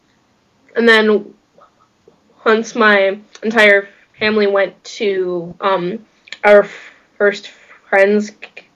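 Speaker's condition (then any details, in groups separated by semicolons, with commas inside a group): Stuttering; stuttering since about age 3, father also stutters; age 16, 13 years since onset, ineffective school therapy, now stuttering-trained professional, friends support group conventions; repeated sounds, prolonged sounds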